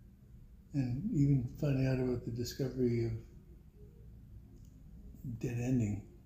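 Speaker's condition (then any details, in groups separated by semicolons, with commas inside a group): Parkinson's; voice weakened by Parkinson's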